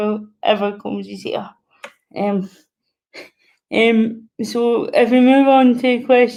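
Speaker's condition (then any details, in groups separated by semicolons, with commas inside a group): Cerebral palsy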